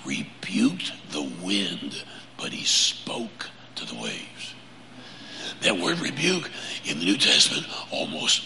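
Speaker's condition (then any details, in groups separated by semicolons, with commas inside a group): Laryngeal cancer; deep raspy 'Batman voice', much weaker than before, prosthesis speech planned after laryngectomy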